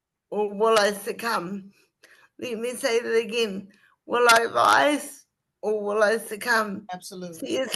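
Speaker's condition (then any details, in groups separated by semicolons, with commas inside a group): Cerebral palsy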